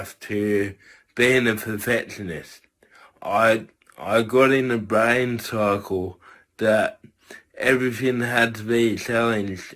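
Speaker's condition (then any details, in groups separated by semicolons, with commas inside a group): Cerebral palsy; from birth, tight muscles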